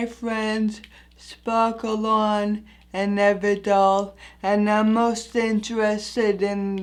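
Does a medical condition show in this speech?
Yes: anoxic brain injury.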